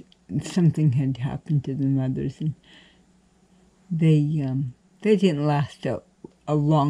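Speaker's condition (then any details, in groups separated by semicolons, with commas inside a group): Cerebral palsy; cannot walk, crawls to get around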